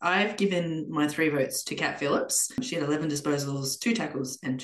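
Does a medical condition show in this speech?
No.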